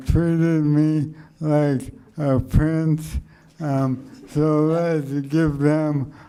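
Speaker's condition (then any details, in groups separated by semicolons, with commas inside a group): Motor neuron degeneration; motor neurons dying; speech slowed and softened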